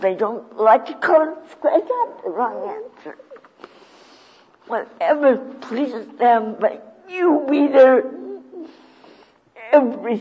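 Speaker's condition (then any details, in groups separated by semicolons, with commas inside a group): Cerebral palsy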